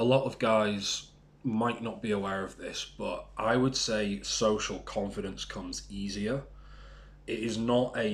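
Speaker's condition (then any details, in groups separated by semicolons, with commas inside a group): No condition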